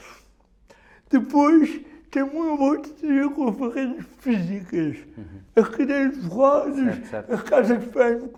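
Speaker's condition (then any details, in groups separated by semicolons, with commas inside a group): Cerebral palsy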